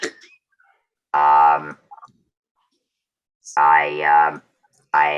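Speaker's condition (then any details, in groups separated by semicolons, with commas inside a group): Total laryngectomy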